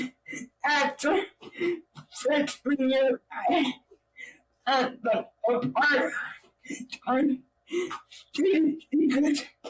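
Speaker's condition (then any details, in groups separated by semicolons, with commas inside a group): Cerebral palsy; from birth, physical disability; own voice needs subtitles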